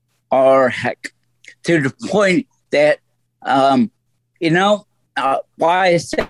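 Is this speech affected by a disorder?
Yes: stroke; voice affected.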